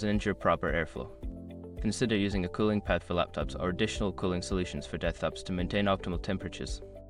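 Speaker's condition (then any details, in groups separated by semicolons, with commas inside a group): No condition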